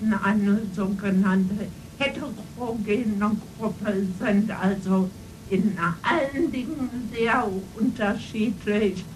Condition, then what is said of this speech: Cerebral palsy. Ich bin selber, wie man an dem Sprechen vielleicht hört, körperbehindert von Geburt an.